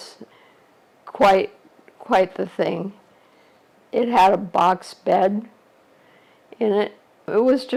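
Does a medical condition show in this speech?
Yes: ALS; shortly after diagnosis.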